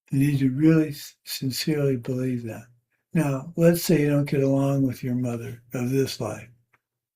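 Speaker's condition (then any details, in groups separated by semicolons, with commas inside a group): Parkinson's; tremor varies day to day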